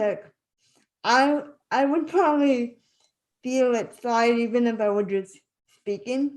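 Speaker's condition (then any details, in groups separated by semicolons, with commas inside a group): Spastic cerebral palsy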